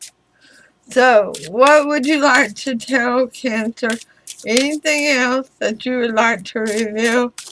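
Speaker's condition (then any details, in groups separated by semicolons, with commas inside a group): Throat cancer radiation damage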